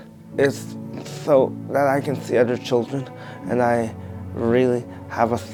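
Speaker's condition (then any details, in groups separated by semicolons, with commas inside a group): Cerebral palsy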